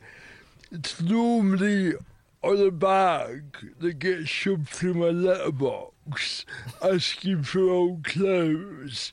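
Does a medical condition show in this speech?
Yes: cerebral palsy; wheelchair user, involuntary movement, problems with arms; finds some words hard to say, difficulty with ch sound.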